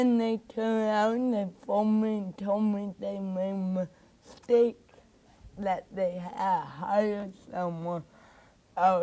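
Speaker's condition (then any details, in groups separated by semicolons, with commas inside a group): Cerebral palsy; speech improved over past year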